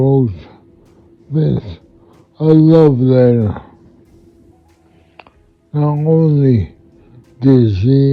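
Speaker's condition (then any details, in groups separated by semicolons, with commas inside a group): Multiple sclerosis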